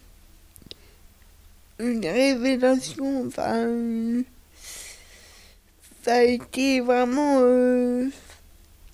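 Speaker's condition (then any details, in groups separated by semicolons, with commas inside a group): Cerebral palsy; age 25, needs help with all daily tasks like cooking and dressing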